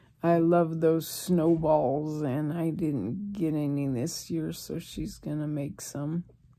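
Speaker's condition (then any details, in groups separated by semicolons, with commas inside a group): ALS; receiving hospice care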